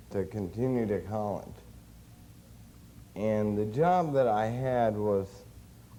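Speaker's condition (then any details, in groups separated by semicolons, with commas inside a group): Cerebral palsy; since birth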